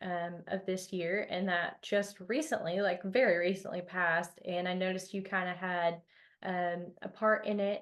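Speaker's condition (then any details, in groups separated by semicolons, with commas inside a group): No condition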